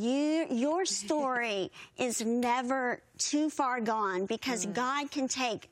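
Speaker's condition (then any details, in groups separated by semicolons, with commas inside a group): Bilateral cleft lip and palate; severe form, from birth, born in Guatemala, unable to nurse as newborn, not expected to survive; poor childhood speech, needed interpreters to speak, strong singing voice, not expected to hear or speak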